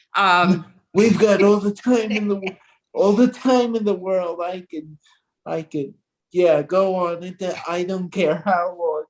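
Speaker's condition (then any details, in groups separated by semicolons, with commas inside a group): Cerebral palsy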